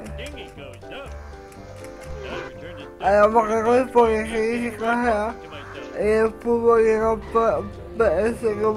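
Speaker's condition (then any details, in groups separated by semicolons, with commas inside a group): Cerebral palsy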